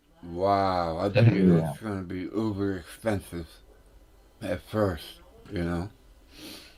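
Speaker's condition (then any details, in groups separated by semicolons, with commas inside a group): Tongue cancer; tongue burns when food touches it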